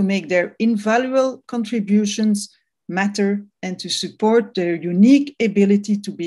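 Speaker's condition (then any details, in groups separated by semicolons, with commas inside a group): No condition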